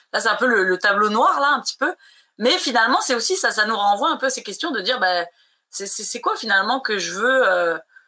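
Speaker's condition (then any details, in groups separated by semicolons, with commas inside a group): No condition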